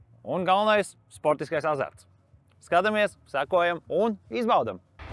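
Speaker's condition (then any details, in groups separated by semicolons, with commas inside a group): No condition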